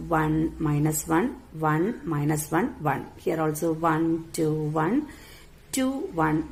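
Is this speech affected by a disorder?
No.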